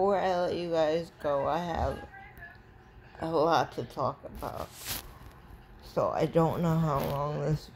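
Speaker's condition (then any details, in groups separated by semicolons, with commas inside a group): Cerebral palsy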